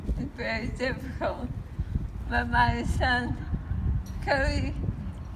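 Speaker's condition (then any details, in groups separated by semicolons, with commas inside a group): ALS; bulbar onset, aggressive form, left hand and arms affected; on drug slowing progression, uses suction and cough assist; cannot talk, tongue atrophied, chewing and swallowing difficulty, breathing affected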